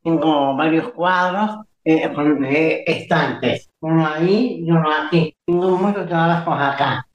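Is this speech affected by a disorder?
Yes: Down syndrome; age 64.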